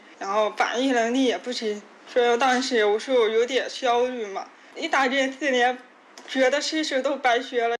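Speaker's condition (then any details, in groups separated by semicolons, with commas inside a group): Hearing impairment; past rehab word drills, parents speaking from behind, repeating words hundreds of times daily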